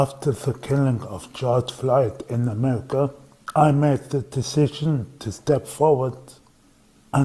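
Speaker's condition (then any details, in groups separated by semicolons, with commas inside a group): Cerebral palsy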